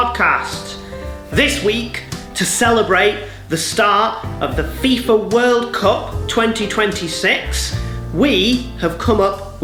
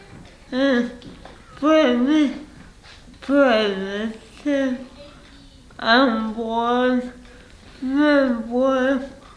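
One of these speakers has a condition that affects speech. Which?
The second: cerebral palsy; from birth.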